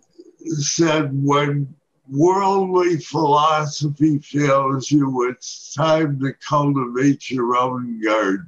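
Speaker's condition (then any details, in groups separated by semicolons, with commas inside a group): Parkinson's disease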